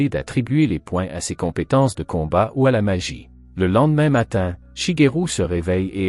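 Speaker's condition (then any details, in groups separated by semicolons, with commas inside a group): No condition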